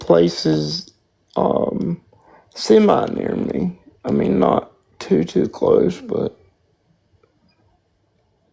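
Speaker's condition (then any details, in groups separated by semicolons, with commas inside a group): Spastic quadriplegic cerebral palsy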